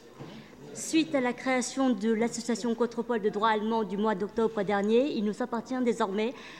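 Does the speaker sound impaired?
No.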